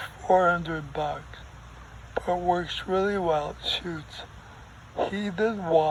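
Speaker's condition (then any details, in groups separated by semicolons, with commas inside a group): ALS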